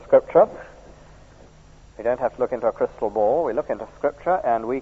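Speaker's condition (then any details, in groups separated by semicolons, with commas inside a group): No condition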